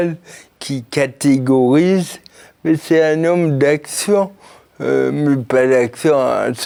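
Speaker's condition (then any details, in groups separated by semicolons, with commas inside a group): Cerebral palsy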